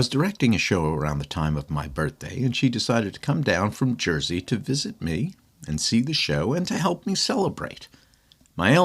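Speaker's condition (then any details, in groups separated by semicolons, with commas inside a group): No condition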